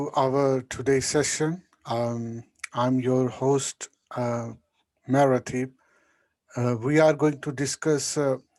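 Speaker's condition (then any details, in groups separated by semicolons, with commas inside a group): No condition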